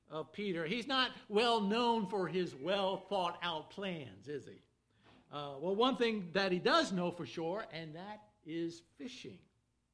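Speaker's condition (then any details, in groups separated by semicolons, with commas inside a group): No condition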